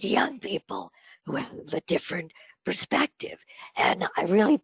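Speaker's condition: Spasmodic dysphonia; on Botox treatment

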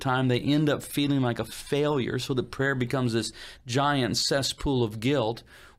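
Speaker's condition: No condition

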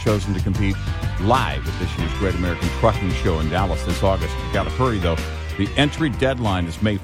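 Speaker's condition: No condition

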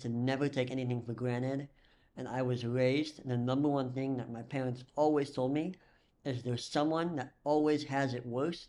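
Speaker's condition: Cleft lip and palate; 40+ surgeries incl. multiple jaw

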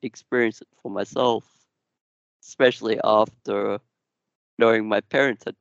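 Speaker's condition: Duchenne muscular dystrophy; genetic, progressive

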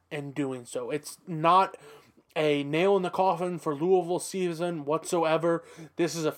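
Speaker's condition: No condition

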